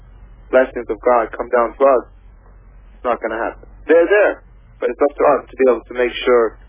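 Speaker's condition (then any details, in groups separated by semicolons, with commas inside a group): No condition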